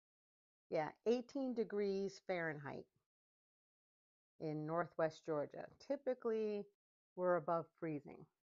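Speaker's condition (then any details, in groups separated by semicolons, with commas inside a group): No condition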